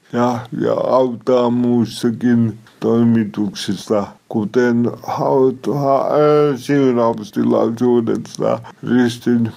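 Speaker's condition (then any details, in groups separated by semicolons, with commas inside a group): Cerebral palsy; from birth, hypoxia when stuck on mother's tailbone during delivery, mainly mobility impairment, limits movement, speech; somewhat unclear, self-described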